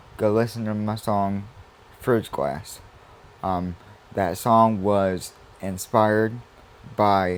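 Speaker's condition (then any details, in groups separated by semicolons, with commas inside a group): Cerebral palsy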